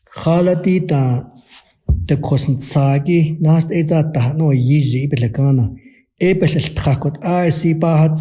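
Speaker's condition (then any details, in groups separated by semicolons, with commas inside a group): No condition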